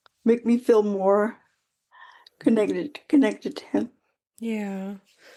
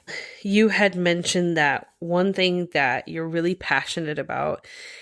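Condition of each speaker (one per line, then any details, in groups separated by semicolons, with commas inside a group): Quadriplegic cerebral palsy; spastic quadriplegic, birth brain bleed, legs and right arm spastic, wheelchair
No condition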